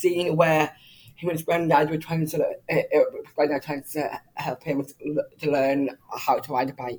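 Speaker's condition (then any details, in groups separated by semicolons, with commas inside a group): Down syndrome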